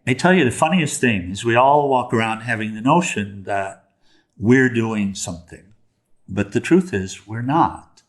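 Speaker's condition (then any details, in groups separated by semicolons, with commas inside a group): No condition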